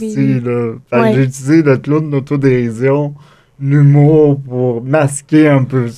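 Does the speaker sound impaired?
Yes: cerebral palsy; acquired, wheelchair user.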